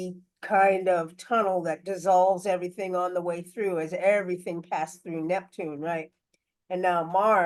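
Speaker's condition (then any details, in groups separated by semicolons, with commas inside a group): No condition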